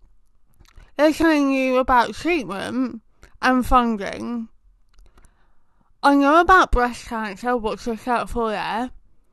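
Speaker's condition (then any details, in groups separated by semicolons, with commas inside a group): Tongue cancer; spread to neck lymph nodes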